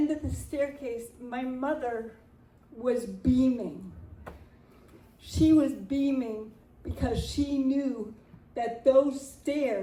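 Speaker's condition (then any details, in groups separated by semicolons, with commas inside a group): Cerebral palsy; spastic, mostly right hand and right side, stairs need railings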